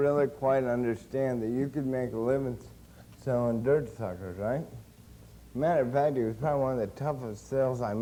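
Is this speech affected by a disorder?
Yes: cerebral palsy; since birth.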